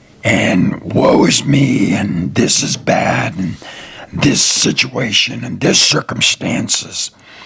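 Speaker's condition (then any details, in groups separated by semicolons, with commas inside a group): Throat cancer survivor; throat cancer, half larynx removed, about 10 surgeries, tracheostomy tube; survivor, ill 3 years; speech altered by cancer treatment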